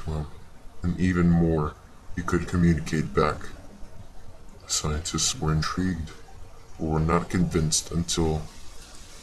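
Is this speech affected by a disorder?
No.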